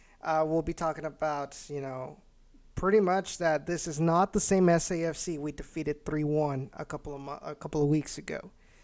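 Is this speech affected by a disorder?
No.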